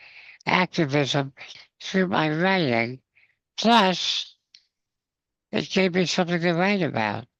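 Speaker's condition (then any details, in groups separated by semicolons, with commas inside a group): Spinal muscular atrophy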